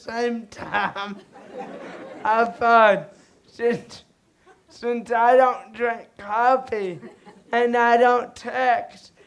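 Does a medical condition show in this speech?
Yes: cerebral palsy.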